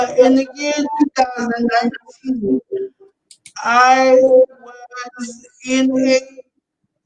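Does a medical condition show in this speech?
Yes: cerebral palsy.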